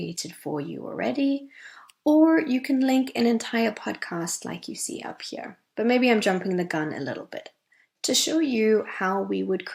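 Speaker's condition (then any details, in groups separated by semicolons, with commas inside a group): No condition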